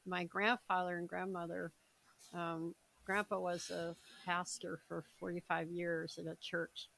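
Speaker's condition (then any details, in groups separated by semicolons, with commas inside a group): Cleft palate, severe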